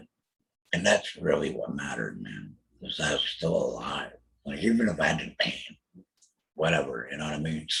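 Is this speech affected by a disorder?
Yes: total laryngectomy.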